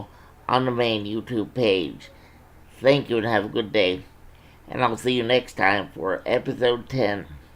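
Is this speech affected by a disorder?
Yes: cerebral palsy.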